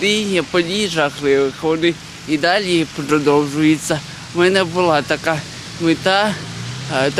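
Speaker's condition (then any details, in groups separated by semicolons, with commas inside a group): Cerebral palsy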